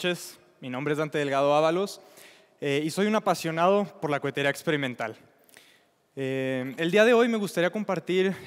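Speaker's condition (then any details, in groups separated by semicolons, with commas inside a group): No condition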